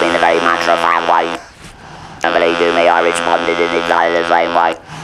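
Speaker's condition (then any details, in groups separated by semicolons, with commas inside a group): Laryngeal cancer with laryngectomy; laryngeal squamous cell carcinoma, laryngectomy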